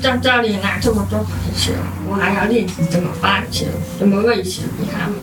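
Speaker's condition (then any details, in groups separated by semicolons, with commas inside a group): Hearing impairment; first diagnosed sensory integration disorder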